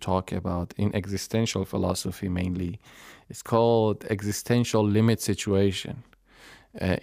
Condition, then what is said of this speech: None; typical speech.